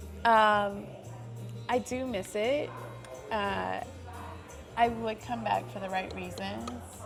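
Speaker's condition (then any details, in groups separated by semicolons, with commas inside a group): No condition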